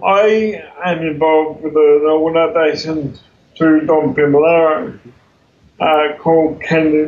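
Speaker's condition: Cerebral palsy; congenital, wheelchair user

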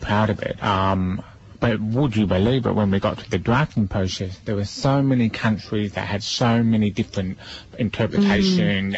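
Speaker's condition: Deafness; cannot hear music

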